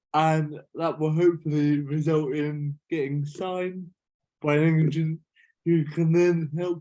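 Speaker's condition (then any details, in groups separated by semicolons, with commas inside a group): Cerebral palsy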